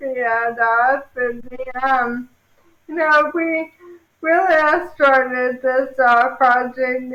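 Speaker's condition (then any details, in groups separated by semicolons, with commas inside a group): ALS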